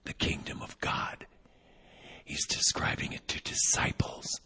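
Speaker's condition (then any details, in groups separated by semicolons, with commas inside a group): Vocal cord paralysis, unilateral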